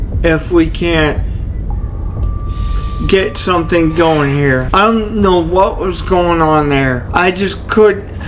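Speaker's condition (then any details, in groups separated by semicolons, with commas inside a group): Cerebral palsy; only one hand usable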